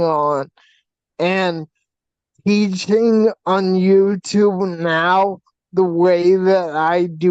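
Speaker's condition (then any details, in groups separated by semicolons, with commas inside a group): Facial paralysis from hydrocephalus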